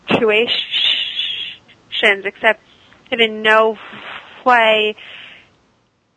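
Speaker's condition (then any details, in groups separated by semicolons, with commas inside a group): Stuttering; very severe third grade, worse high school, speakeasy from Dr. John Haskell, speech therapy helped core; moderate, occasional speakeasy in-ear delayed auditory feedback device, not worn on show; device cuts stuttering about 95%, still stutters at sentence onset, worse around unfamiliar people, sometimes avoids talking; prolonged sounds, blocks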